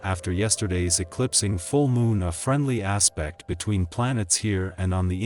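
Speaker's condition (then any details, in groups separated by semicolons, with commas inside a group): No condition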